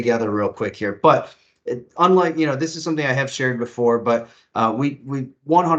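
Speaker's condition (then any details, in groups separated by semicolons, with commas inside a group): No condition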